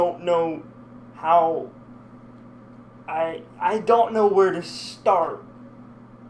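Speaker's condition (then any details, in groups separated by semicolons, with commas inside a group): Cerebral palsy; affects muscle movement, intellect unaffected, eight major surgeries; diagnosed around age one, last major surgery six years ago; speech sometimes affected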